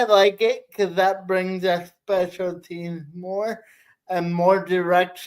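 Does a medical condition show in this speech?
Yes: cerebral palsy; affects nearly every word, hard pronunciation, sometimes cannot speak.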